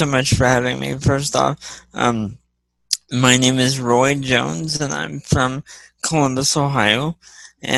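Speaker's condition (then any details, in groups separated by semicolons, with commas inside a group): Cerebral palsy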